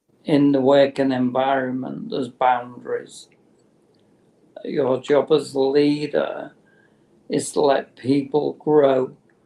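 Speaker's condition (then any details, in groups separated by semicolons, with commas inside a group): Motor neurone disease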